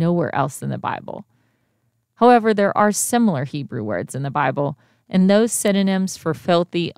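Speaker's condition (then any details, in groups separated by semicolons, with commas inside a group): No condition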